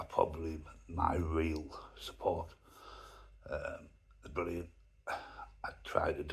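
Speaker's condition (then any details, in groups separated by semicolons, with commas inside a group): Myasthenia gravis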